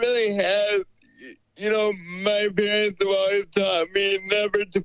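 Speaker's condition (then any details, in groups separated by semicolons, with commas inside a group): Cerebral palsy; diagnosed in early infancy after neonatal care, uses wheelchair, limited wheelchair mobility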